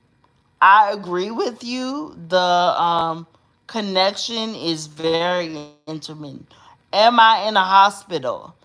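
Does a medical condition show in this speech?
Yes: cerebral palsy.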